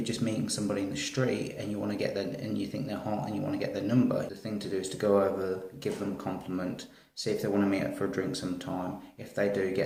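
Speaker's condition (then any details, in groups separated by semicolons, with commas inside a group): No condition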